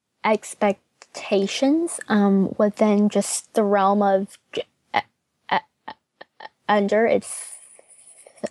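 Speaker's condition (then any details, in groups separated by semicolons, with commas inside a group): Stuttering; covert stuttering, used tricks to pass as fluent; attending stuttering self-help about a year; hard blocks, stutter as or more prevalent than before, stutters a lot early, less later; blocks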